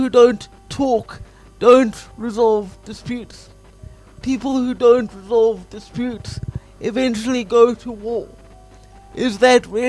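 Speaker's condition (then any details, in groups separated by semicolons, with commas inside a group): Cerebral palsy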